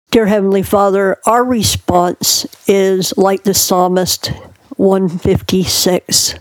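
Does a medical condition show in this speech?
Yes: cleft palate; unable to speak as young child due to palate hole, surgeries gave ability to speak.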